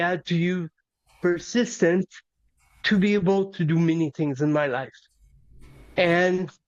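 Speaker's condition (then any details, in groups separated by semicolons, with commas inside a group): Cerebral palsy; present from birth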